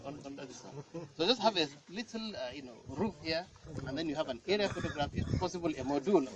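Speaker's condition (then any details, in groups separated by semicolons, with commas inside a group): No condition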